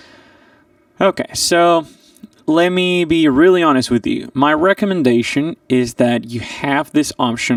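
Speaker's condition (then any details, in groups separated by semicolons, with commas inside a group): No condition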